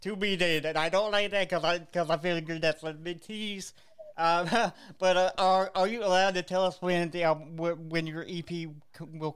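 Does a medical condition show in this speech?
Yes: cerebral palsy; visible physical disability.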